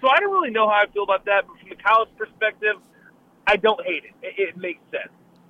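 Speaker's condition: No condition

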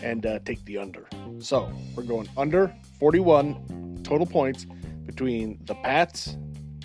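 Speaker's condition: No condition

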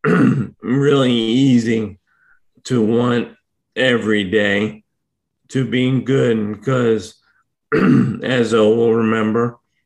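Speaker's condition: ALS; hard to speak for long periods right now

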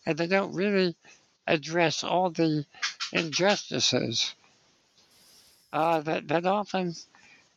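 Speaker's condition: Spinal muscular atrophy; spinal muscular atrophy from birth, muscle weakness, lifelong wheelchair use

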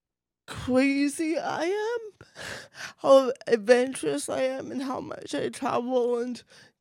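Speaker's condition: Cerebral palsy, mild; voice affected

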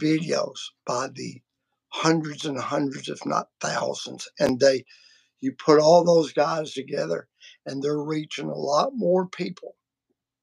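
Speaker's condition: Vocal cord surgery; including laser treatment

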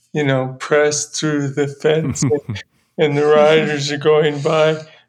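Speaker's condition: Parkinson's; voice audibly affected now, earlier slowed speech, trouble speaking English some days, voice problems limit storytelling

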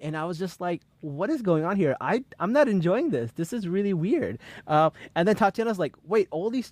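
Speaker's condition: No condition

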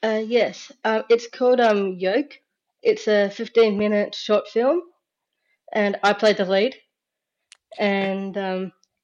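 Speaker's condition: Down syndrome

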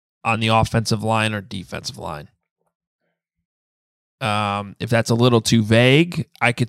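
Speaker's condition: No condition

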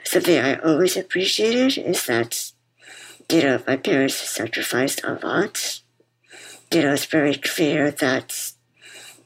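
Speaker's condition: Muscular dystrophy; uses wheelchair

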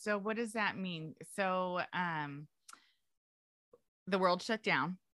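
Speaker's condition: No condition

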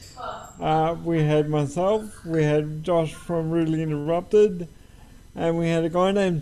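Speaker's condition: Cerebral palsy; uses wheelchair

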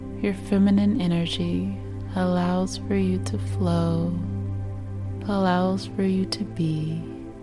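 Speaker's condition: No condition

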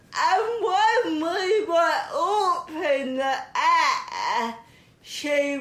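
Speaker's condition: Cerebral palsy

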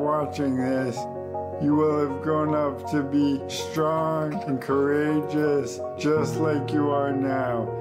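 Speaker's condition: ALS; progressive muscle weakness, healthy a year before, spread to whole body including voice within a year, later eye-gaze computer; muscles weakening, losing ability to walk, expects to need ventilator; losing ability to speak

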